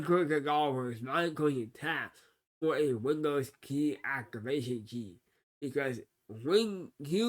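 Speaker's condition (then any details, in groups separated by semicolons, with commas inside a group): Cerebral palsy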